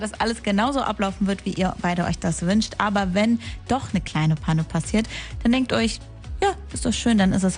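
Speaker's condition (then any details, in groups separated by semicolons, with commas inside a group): No condition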